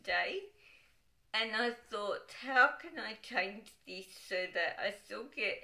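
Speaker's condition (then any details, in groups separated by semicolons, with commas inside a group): Cerebral palsy; wheelchair user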